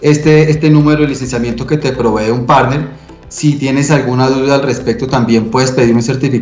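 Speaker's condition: No condition

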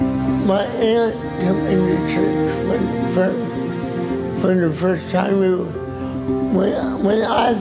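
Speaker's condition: Cerebral palsy; able to do public speaking and DJ

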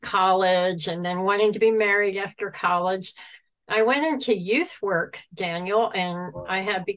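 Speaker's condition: Cleft palate, cleft lip and palate, no nose, severe

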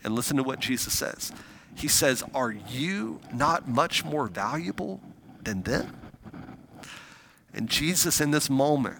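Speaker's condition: No condition

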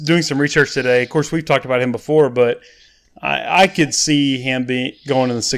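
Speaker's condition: No condition

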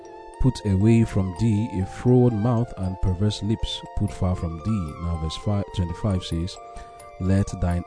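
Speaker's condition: No condition

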